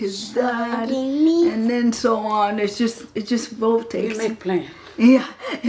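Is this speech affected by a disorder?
Yes: cerebral palsy.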